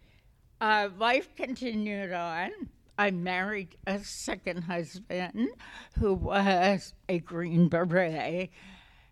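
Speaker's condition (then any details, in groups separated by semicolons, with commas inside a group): Essential tremor; essential tremor affecting voice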